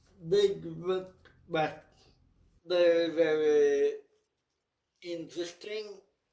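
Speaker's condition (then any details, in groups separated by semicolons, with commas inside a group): Cerebral palsy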